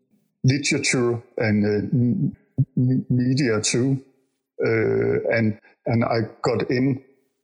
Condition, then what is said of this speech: Stuttering. If you are stutter and you know that the strange things about stuttering is that you cannot predict when you will stutter.